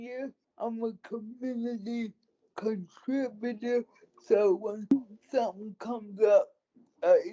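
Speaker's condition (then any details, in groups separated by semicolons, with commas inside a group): Cerebral palsy; speech affected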